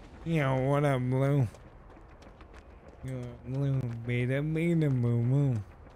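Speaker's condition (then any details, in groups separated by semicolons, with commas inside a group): ALS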